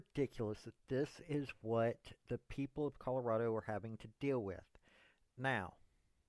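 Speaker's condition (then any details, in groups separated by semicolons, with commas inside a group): No condition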